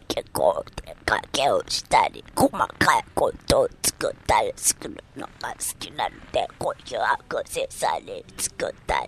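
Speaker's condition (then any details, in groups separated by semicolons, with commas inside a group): Myasthenia gravis; body strength gradually lost, onset at age 24, ventilator since age 26; age 34, uses ventilator, came to studio, goes out actively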